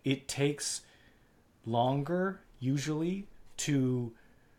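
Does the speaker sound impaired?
No.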